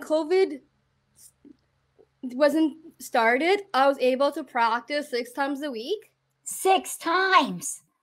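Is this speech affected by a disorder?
Yes: Down syndrome; visible disability; high functioning per host.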